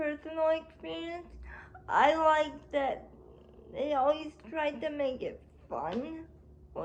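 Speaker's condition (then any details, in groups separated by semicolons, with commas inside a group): Cerebral palsy; spastic quadriplegia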